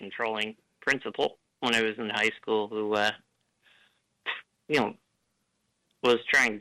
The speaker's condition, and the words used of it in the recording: Muscular dystrophy. And you may hear the ventilator I use currently that I use to breathe.